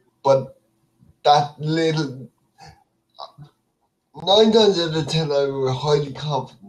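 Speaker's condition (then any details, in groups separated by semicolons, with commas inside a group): Cerebral palsy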